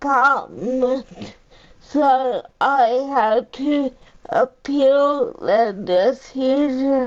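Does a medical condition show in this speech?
Yes: cerebral palsy; uses a power chair.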